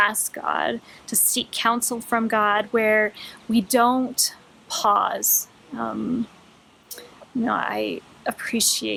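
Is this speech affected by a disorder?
No.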